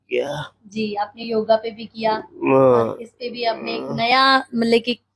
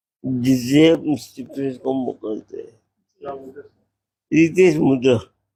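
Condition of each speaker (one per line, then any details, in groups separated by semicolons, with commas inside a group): No condition
Cerebral palsy; from birth, spasticity, muscle tightness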